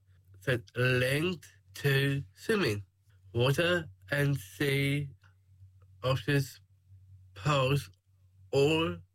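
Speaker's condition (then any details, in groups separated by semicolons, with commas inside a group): Down syndrome; 21 years old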